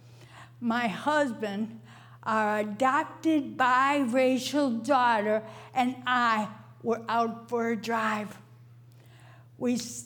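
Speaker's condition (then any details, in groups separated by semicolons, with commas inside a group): Stroke; right arm and hand paralyzed, memory and speech critically affected; over 6 years unable to speak, read or write, struggled to recite with effortful breath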